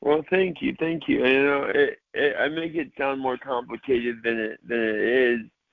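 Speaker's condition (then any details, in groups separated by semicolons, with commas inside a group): Cerebral palsy, mild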